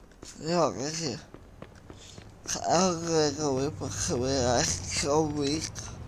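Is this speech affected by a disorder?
Yes: cerebral palsy.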